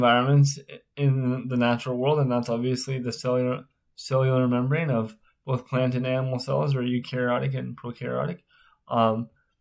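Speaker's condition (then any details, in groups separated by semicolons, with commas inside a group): Spastic cerebral palsy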